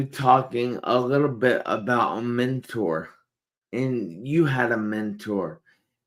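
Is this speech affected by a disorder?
Yes: traumatic brain injury.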